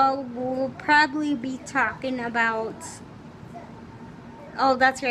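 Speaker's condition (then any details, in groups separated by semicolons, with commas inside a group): Cerebral palsy, spastic, severe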